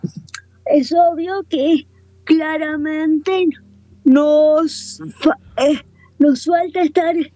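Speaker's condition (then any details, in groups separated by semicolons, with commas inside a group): Cerebral palsy, quadriparesis; wheelchair user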